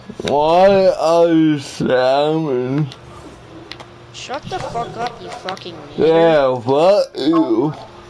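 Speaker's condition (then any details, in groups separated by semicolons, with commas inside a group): Cerebral palsy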